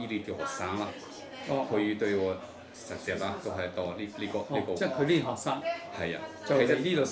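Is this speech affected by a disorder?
No.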